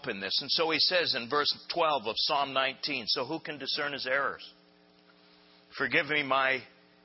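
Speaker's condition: No condition

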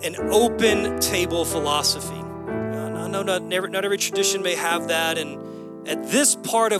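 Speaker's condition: No condition

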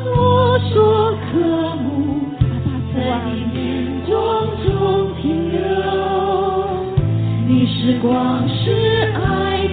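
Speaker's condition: No condition

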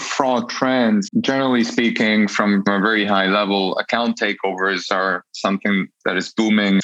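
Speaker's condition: No condition

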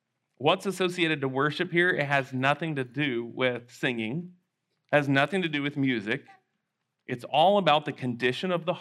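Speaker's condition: No condition

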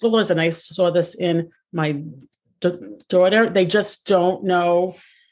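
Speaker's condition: Stuttering; blocks

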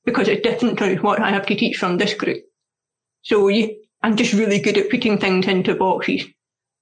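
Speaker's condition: Deafness; learning braille

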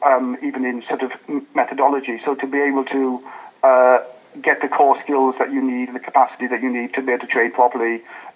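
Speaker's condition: No condition

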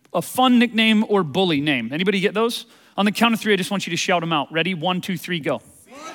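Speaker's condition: No condition

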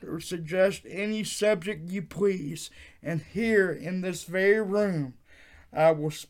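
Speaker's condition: Cerebral palsy; cerebral palsy from birth, wheelchair user

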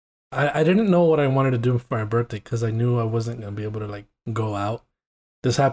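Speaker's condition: No condition

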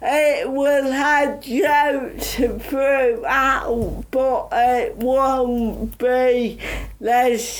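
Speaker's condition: Cerebral palsy; affects speech and mobility

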